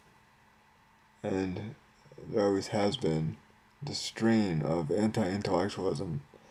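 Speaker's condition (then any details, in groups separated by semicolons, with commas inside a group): Cerebral palsy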